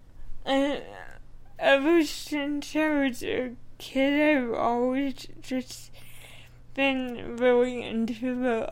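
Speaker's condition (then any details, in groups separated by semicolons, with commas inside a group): Cerebral palsy; working with speech therapist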